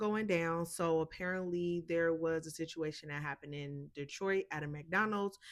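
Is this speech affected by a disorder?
No.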